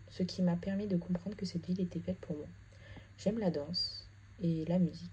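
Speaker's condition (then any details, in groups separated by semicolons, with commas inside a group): No condition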